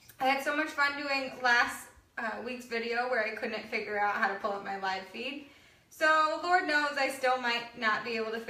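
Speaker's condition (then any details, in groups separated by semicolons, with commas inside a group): No condition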